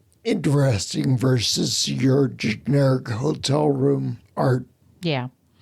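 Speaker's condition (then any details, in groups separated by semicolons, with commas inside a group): Spinocerebellar ataxia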